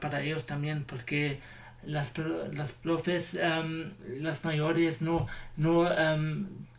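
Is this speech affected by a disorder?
Yes: cerebral palsy.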